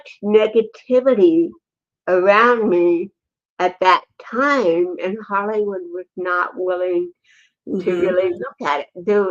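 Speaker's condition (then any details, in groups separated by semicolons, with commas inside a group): Cerebral palsy, athetoid and ataxic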